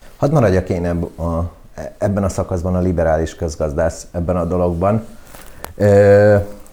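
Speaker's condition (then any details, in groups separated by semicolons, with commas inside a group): No condition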